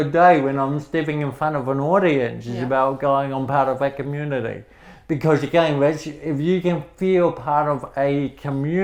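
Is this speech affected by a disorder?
Yes: cerebral palsy; speech noticeably affected.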